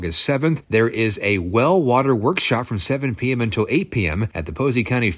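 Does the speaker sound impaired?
No.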